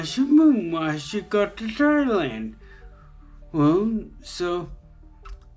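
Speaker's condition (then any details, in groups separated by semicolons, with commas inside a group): Traumatic brain injury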